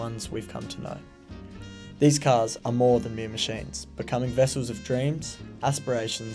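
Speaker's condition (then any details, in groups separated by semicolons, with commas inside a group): No condition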